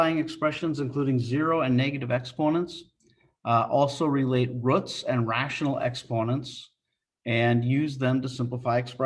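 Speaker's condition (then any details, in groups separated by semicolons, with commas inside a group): No condition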